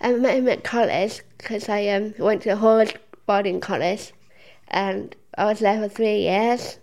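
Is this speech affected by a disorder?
Yes: Down syndrome; had operation for hole in the heart; says Down syndrome barely affects her, gets support from personal assistant.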